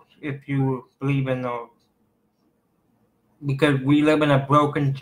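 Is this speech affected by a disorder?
Yes: cerebral palsy.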